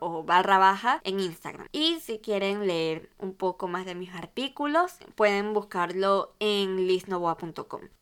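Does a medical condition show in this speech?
Yes: cleft lip and palate; congenital cleft lip and cleft palate, two operations, Operación Sonrisa credited, visible lip scar, altered nose shape.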